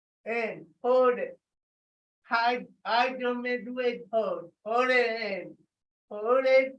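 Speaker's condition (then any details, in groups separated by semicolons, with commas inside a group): Cerebral palsy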